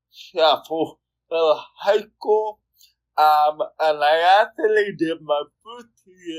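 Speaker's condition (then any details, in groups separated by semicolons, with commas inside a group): Cerebral palsy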